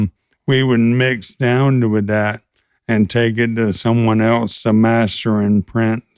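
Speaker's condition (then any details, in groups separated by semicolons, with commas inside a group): ALS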